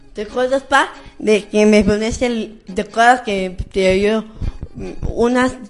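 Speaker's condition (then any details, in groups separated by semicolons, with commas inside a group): Down syndrome; congenital, boy of about thirteen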